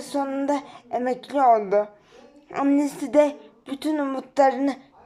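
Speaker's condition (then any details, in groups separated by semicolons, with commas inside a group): Cerebral palsy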